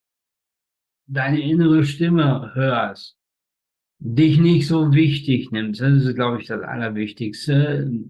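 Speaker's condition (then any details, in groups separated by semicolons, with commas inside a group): Spastic tetraparesis; runs half marathons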